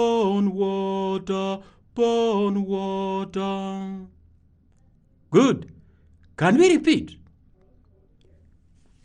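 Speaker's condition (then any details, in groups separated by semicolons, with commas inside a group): No condition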